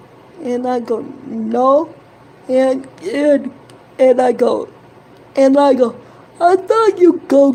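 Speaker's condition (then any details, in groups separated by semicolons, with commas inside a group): Cerebral palsy; present from birth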